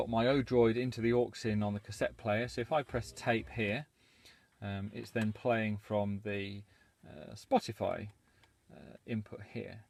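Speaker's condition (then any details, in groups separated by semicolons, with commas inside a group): No condition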